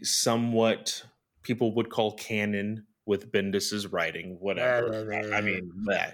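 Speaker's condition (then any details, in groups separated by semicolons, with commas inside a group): No condition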